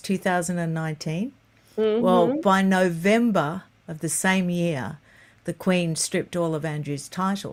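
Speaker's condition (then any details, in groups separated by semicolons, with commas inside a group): No condition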